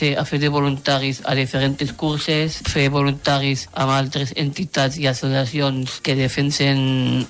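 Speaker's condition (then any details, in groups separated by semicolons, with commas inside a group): Down syndrome; genetic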